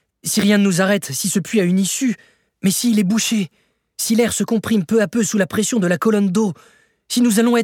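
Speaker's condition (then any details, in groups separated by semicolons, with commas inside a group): No condition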